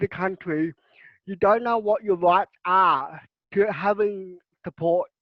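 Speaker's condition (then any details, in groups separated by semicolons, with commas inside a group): Cerebral palsy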